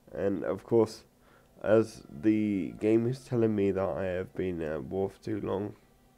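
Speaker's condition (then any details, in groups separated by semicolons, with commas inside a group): Cerebral palsy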